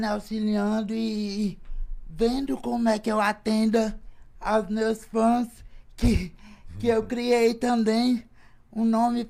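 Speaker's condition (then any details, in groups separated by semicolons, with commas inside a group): Cerebral palsy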